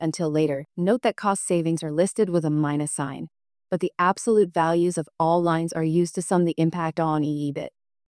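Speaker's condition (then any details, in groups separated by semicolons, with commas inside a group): No condition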